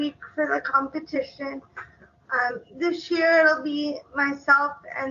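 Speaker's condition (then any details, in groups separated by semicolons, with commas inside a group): Cerebral palsy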